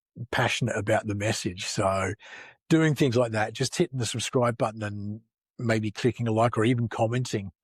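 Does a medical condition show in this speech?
No.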